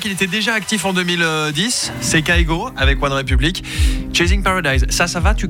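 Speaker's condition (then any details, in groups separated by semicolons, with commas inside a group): No condition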